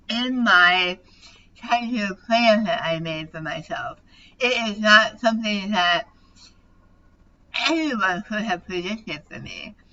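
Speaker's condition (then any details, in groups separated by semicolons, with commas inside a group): Tongue cancer surgery; over half of tongue removed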